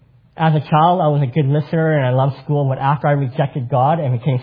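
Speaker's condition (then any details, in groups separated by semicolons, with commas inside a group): Cleft palate; congenital cleft palate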